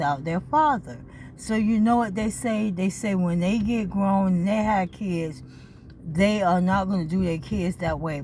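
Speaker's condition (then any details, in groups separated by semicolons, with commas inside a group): ALS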